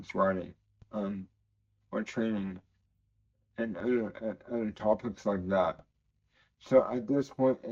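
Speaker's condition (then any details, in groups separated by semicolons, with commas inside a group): Cerebral palsy; tends to mess up words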